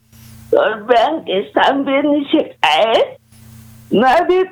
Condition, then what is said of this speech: Cerebral palsy. Tengo ciertas dificultades al hablar, al moverme, al tocar las cosas, pero